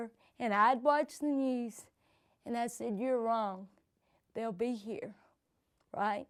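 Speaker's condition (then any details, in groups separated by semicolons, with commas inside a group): Cerebral palsy; from birth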